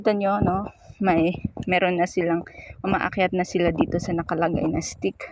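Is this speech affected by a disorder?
No.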